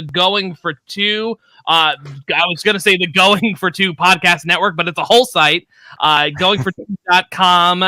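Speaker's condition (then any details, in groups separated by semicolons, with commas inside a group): No condition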